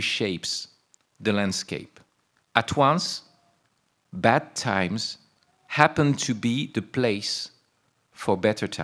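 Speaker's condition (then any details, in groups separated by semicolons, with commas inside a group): No condition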